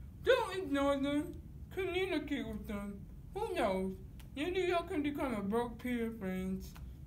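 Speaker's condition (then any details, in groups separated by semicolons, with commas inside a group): Cerebral palsy; dystonic type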